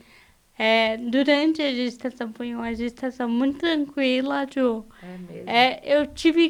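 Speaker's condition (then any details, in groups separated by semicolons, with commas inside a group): Cerebral palsy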